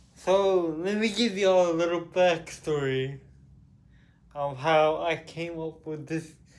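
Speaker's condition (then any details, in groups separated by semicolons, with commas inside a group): Cerebral palsy; with developmental delay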